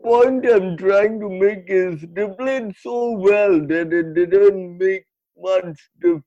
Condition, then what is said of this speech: Cerebral palsy. It's not because of other people, but it's because of the reactive movement that I start shivering and breathing abnormally.